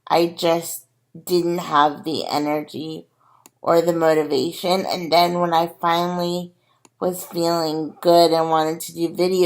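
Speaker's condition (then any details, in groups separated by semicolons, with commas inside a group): Cerebral palsy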